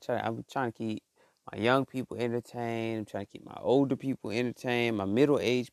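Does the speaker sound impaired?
No.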